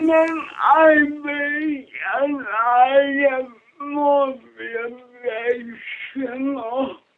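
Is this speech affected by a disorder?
Yes: cerebral palsy; from birth; speech hard for others to understand, friend Judy interprets and repeats her answers for listeners.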